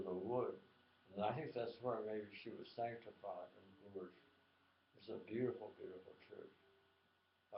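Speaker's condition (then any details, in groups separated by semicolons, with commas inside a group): Tongue cancer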